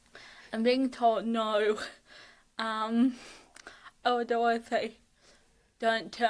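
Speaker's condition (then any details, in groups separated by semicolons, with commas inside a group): Cerebral palsy (athetoid); fatigue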